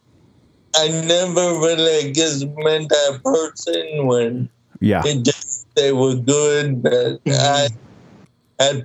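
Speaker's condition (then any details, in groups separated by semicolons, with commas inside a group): Cerebral palsy, mild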